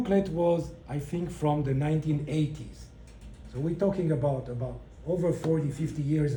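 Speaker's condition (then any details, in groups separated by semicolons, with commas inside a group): No condition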